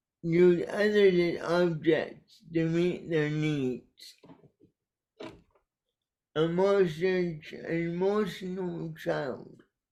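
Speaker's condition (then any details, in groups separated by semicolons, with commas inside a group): Cerebral palsy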